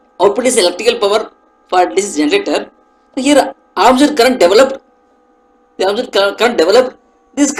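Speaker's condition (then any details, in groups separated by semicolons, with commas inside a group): No condition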